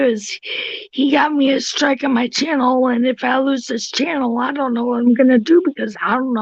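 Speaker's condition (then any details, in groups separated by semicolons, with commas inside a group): Cerebral palsy; tracheotomy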